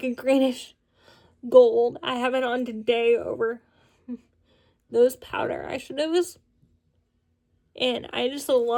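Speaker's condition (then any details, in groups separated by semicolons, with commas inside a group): Cerebral palsy, spastic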